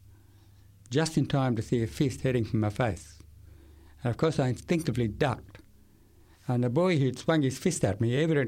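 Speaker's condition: Severe to profound hearing loss, acquired, from meningitis at age 8; left ear severe to profound

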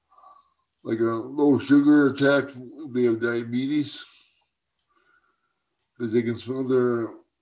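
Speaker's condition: Cerebral palsy; uses wheelchair for mobility

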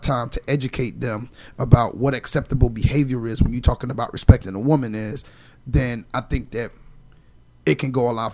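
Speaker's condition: No condition

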